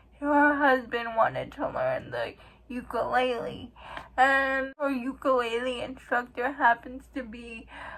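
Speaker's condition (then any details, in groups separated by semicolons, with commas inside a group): Cerebral palsy; uses wheelchair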